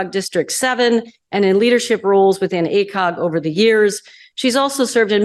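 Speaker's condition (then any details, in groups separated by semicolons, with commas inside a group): No condition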